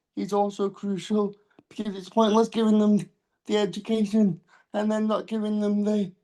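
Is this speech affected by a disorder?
Yes: cerebral palsy; diagnosed around 10 months old.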